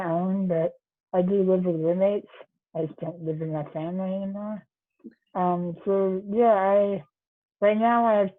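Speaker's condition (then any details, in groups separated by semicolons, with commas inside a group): Duchenne muscular dystrophy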